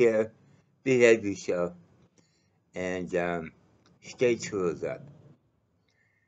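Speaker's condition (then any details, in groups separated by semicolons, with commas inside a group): Mouth cancer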